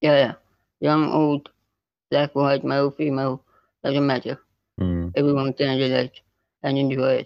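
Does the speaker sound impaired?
Yes: spinal muscular atrophy type 2; less progressive than type 1.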